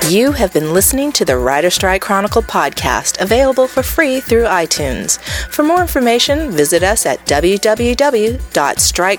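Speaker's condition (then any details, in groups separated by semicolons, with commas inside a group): No condition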